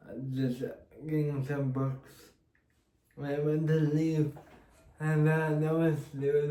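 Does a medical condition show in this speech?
Yes: cerebral palsy; slurred speech mistaken for drunkenness.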